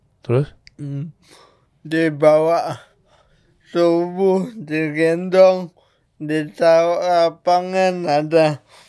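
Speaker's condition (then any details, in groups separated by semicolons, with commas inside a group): Cerebral palsy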